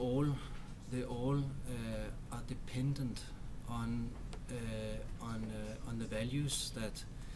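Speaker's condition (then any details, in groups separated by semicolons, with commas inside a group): No condition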